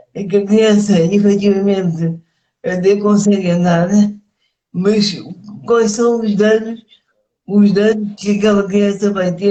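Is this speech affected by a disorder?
Yes: cerebral palsy; speech affected.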